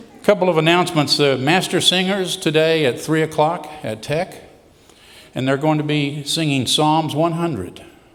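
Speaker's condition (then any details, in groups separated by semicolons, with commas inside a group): No condition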